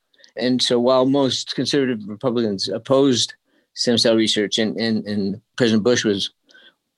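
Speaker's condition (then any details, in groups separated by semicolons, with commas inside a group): Early-onset Parkinson's disease; progressive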